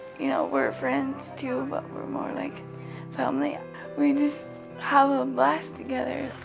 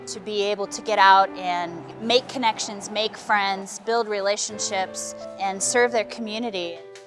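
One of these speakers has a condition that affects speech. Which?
The first: cerebral palsy; present from birth.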